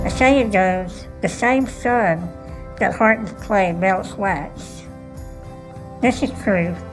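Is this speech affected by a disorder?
Yes: cleft lip and palate, Goldenhar syndrome; congenital, Dogen-Harris syndrome, born without right ear, lung, thumb, missing right jawbone, asymmetrical face; breathing tube after scoliosis surgery age 11, unable to talk then.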